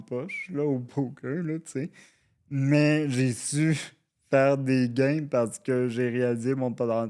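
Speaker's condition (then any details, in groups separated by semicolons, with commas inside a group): Cerebral palsy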